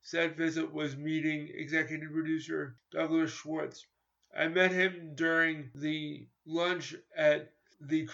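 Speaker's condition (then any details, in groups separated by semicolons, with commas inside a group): Cerebral palsy; mainly legs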